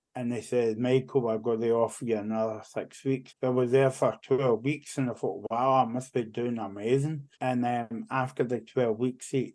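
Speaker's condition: Cerebral palsy; walks and talks now

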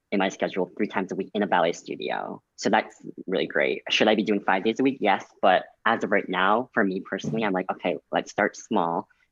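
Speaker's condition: Cleft lip and palate

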